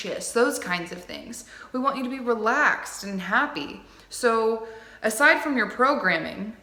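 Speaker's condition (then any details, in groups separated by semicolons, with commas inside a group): No condition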